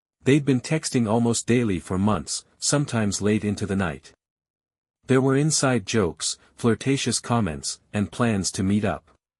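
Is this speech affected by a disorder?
No.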